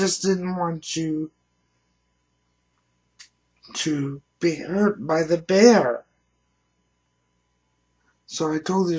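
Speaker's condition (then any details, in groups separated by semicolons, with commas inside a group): Cerebral palsy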